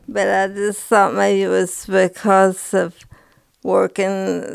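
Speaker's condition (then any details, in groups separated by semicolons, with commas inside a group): Parkinson's disease; onset early 50s, first sign full body tremor and fall, Requip treatment, dose raised over years; Requip stopped by neurologist, tremors much worse, trouble walking, uses cane and walker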